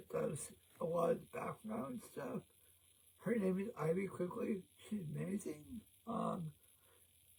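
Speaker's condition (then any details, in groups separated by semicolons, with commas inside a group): Cerebral palsy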